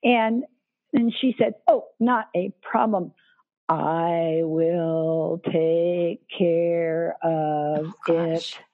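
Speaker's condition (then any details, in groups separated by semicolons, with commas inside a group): Expressive aphasia; stroke about 15 years ago, initially unable to read or write, lost numbers for a while; 15 years since stroke, reads quite well; thinking intact but spoken output tricky, words not as intended, speech not like before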